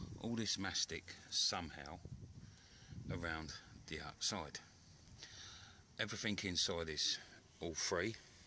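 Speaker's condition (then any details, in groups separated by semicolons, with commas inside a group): No condition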